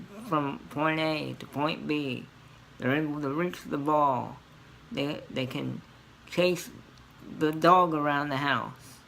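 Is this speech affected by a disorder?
Yes: cerebral palsy; scoliosis.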